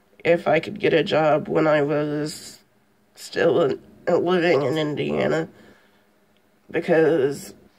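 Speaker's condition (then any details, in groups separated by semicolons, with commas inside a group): Cerebral palsy; first word not said quite right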